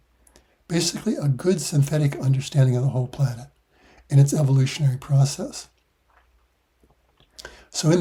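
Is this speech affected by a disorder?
No.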